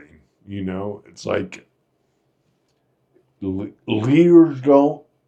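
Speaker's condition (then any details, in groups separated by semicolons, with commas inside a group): Friedreich's ataxia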